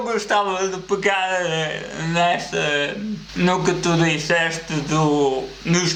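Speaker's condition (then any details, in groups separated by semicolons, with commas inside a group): Cerebral palsy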